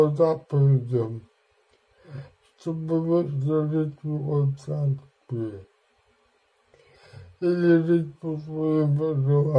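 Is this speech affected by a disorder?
Yes: cerebral palsy; childhood-onset form; officially second-group disability.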